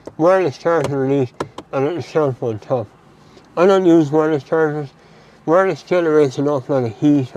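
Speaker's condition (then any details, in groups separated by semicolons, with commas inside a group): Mouth cancer surgery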